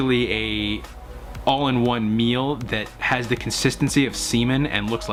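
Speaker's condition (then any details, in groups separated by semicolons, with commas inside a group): No condition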